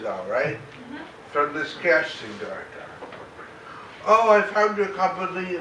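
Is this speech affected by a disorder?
Yes: cerebral palsy, mild; mainly affects speech.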